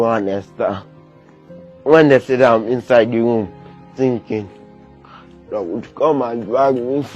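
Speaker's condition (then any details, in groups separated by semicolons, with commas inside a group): Cerebral palsy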